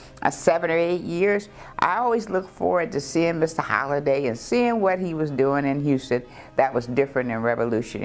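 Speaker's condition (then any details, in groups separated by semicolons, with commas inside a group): No condition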